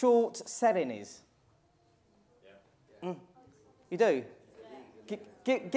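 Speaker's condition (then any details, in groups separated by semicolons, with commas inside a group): No condition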